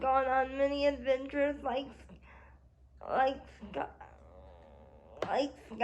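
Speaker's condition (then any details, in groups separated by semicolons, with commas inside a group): Cerebral palsy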